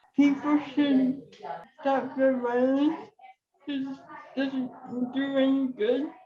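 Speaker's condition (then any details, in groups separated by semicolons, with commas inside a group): Cerebral palsy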